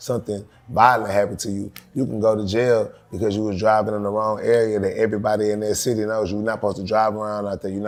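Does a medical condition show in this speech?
No.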